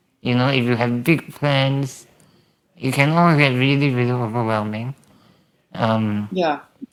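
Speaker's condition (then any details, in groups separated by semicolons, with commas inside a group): Spinal muscular atrophy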